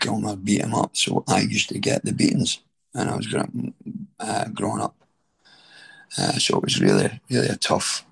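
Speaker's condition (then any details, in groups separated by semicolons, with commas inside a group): Throat cancer treatment effects, stage 4 throat cancer; throat pain after chemo, radiotherapy and tracheostomy, managed with doctor's medication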